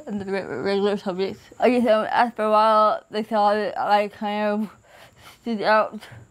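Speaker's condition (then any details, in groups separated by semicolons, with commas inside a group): Cerebral palsy; from birth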